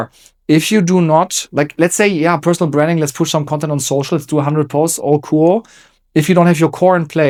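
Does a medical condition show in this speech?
No.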